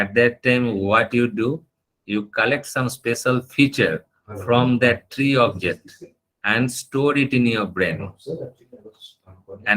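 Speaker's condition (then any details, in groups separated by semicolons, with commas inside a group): No condition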